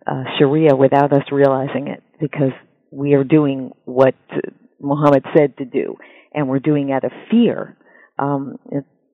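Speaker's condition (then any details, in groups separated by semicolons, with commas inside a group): No condition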